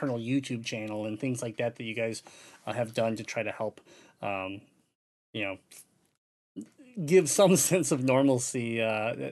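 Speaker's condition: Cleft palate; congenital cleft palate

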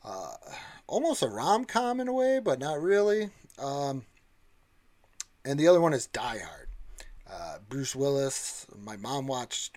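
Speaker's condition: No condition

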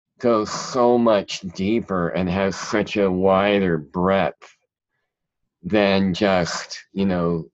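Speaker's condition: Cleft palate; present since childhood

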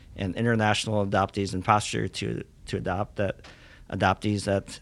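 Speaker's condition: Cleft lip and palate; congenital

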